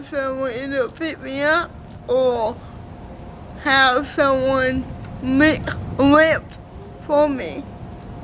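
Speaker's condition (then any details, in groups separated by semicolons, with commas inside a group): Cerebral palsy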